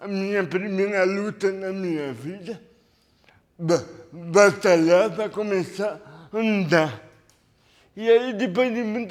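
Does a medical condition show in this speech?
Yes: cerebral palsy.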